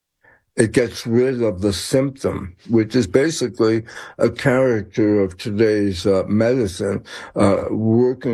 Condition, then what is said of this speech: Tongue cancer surgery. But did you have any strange, you know, that's where the slur is coming in.